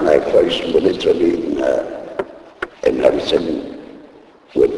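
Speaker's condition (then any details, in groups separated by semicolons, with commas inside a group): Laryngectomy; voice first lost at racetrack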